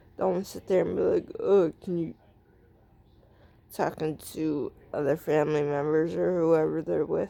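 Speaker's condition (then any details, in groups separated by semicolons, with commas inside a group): Cerebral palsy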